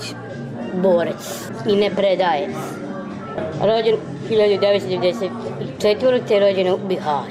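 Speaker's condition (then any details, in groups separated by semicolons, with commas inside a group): Down syndrome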